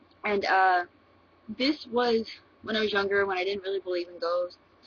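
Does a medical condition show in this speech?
No.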